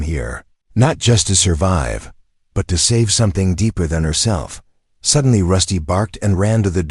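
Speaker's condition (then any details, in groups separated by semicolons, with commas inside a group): No condition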